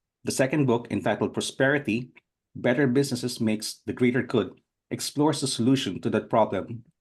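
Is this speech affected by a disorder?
No.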